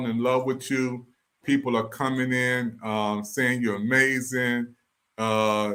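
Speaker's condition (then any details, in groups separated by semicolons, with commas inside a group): No condition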